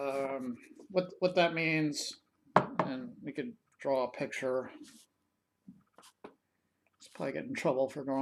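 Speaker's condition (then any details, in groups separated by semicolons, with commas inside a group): No condition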